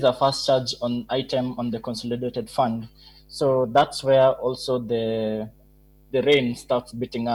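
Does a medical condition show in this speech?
No.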